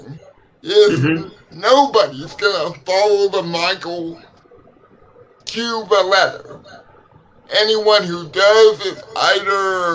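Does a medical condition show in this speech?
Yes: cerebral palsy; legs affected.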